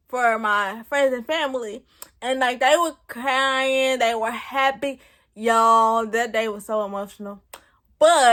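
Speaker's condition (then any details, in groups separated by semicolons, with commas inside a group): Cerebral palsy; present since birth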